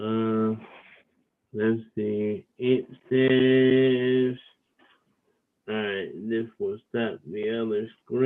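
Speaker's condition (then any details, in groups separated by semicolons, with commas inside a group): Cerebral palsy; wheelchair user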